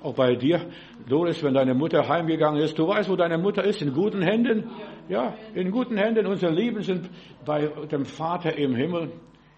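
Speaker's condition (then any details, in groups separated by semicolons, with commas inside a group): No condition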